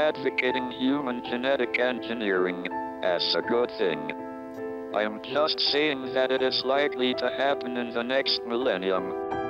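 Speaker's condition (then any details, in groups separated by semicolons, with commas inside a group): Motor neuron disease (ALS), speech-generating device; wheelchair most of life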